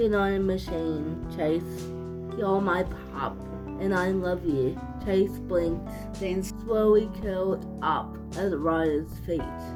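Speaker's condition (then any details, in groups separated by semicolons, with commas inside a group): Cerebral palsy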